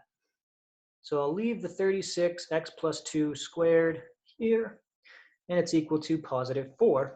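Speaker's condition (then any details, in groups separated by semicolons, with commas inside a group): No condition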